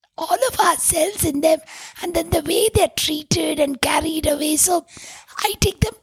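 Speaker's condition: Tracheostomy; 12 years ago

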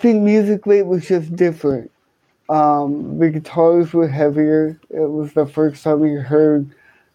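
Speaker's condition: Cerebral palsy, hemiplegia

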